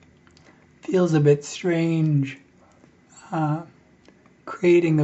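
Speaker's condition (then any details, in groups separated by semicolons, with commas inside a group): ALS; struggles to breathe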